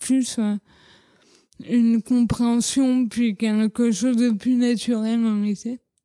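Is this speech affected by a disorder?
Yes: cerebral palsy; childhood speech.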